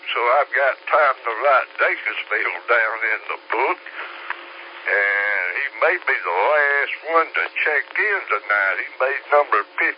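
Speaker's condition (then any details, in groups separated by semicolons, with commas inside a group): Slurred speech; stroke 3 years ago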